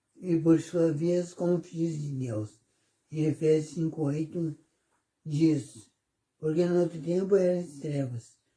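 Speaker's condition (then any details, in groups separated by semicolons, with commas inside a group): Cerebellar ataxia; degenerative hereditary form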